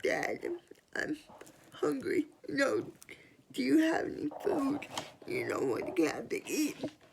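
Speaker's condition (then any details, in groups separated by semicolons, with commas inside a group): Cerebral palsy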